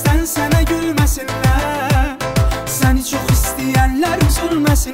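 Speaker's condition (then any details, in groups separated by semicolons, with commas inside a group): No condition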